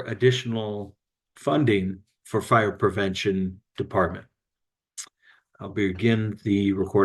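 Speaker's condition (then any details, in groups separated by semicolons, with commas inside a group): No condition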